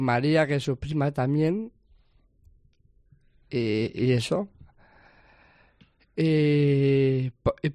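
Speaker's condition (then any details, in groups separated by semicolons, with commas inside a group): Down syndrome; extra copy of chromosome 21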